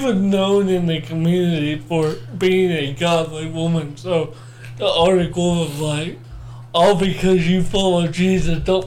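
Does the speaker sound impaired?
Yes: cerebral palsy; born not breathing.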